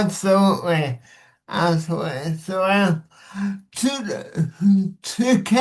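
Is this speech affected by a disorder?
Yes: cerebral palsy.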